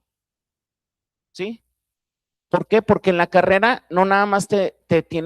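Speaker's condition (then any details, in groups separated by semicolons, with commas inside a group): No condition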